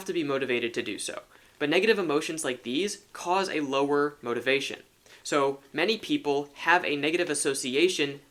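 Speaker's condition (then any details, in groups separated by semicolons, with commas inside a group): No condition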